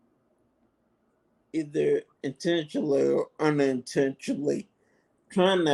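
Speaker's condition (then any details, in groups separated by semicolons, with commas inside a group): Multiple sclerosis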